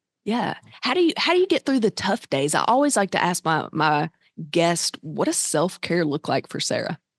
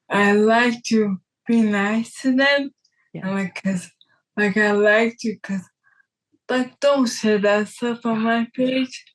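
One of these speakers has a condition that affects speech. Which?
The second: traumatic brain injury; caused by car wreck; years since injury, years of therapy, still improving; relearned talking.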